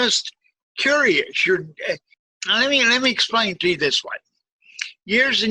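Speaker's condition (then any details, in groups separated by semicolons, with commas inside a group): Cerebral palsy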